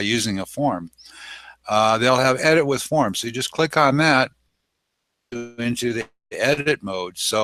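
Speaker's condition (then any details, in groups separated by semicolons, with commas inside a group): No condition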